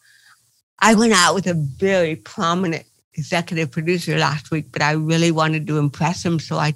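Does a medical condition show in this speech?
Yes: cerebral palsy; chronic pain.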